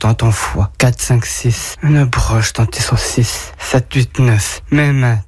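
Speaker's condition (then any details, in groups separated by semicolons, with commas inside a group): Down syndrome; from birth, diagnosed by doctor at birth; age 35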